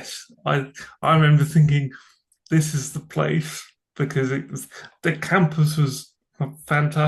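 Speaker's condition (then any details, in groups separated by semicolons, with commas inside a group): Cerebral palsy; from birth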